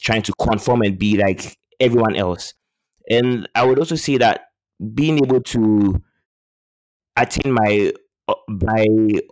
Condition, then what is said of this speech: Stuttering. So if in the course of this talk, I do happen to repeat or block on some words, please bear with me.